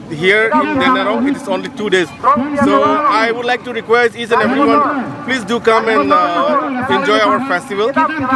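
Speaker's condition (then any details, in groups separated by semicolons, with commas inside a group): No condition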